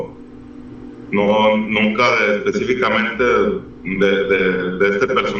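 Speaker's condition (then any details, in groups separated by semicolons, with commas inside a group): No condition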